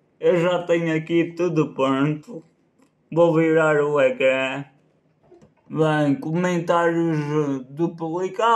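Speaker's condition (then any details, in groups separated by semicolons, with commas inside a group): Cerebral palsy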